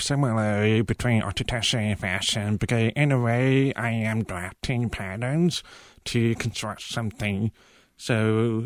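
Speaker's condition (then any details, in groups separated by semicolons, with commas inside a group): Profound deafness; now hears sounds such as rain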